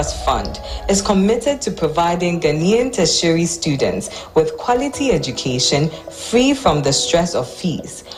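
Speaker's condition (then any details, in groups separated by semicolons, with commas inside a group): No condition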